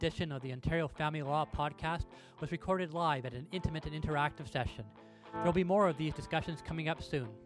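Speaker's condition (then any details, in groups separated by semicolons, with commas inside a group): No condition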